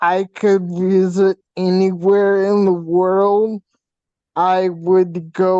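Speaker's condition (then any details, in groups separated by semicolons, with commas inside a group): Facial paralysis from hydrocephalus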